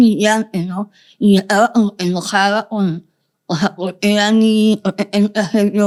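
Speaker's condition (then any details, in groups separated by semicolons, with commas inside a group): Moebius syndrome, congenital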